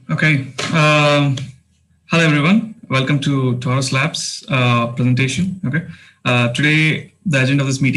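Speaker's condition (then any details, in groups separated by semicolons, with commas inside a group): No condition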